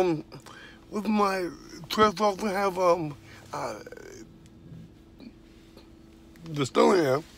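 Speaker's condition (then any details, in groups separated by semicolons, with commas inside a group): Dystonia; very bad day, frequent bad days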